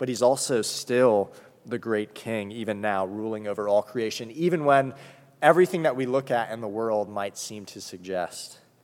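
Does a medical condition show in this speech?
No.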